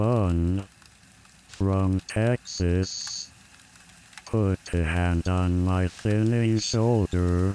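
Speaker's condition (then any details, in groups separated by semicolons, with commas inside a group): Amyotrophic lateral sclerosis; bulbar onset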